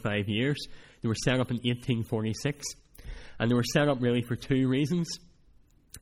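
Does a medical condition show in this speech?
Yes: cleft palate; speech not that clear at times.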